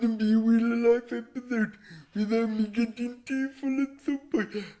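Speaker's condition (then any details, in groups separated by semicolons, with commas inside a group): Cerebral palsy; voice described as unusual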